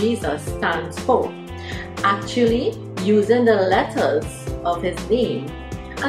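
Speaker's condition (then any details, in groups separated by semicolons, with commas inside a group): No condition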